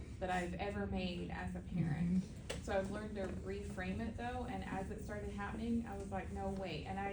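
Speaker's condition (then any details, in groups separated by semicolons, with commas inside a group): No condition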